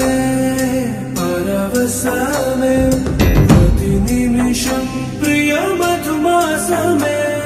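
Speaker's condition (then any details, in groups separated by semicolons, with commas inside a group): No condition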